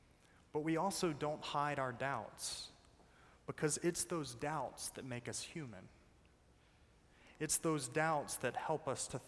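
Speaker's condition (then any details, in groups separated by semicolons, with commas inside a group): No condition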